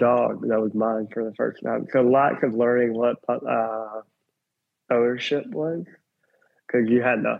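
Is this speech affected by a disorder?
Yes: cleft lip and palate; congenital.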